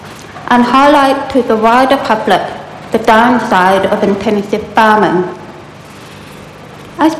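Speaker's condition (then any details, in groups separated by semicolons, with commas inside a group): Profound deafness; New Zealand Sign Language interpreters in gallery during speech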